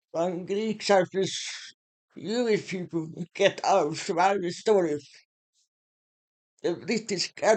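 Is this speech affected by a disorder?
Yes: muscular Parkinson.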